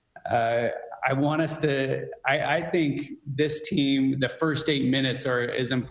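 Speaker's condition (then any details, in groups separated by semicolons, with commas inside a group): No condition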